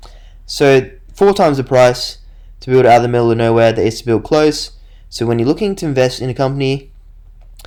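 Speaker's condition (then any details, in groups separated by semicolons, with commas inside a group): No condition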